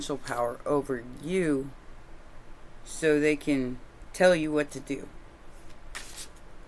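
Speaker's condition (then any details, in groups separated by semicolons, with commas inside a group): No condition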